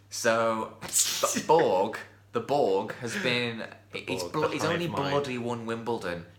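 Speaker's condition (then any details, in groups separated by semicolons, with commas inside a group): No condition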